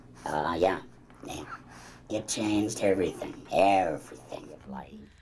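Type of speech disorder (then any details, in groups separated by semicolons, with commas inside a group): Speech with a voice prosthesis; throat cancer, laryngectomy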